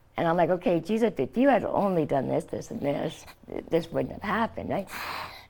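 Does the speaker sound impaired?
Yes: tracheostomy after throat cancer; stage four epiglottis cancer, tumor surgery, chemo and radiation, airway closed, trach placed, partial tongue removal; stoma kept open, three failed surgeries, radiation scar tissue, teeth removed, no saliva glands; breathes through throat hole, speaks by covering hole with thumb, some slurring from tongue surgery.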